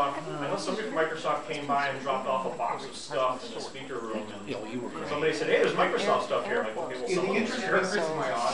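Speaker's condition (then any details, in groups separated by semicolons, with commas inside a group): No condition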